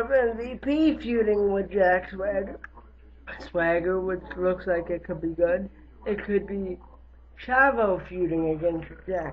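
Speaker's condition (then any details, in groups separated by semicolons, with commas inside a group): Cerebral palsy; lifelong, wheelchair user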